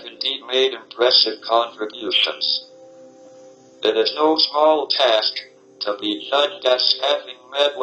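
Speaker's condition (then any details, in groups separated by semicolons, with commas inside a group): ALS, speech-generating device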